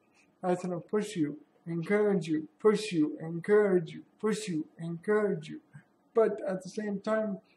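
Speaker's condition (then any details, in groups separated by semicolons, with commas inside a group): Cerebral palsy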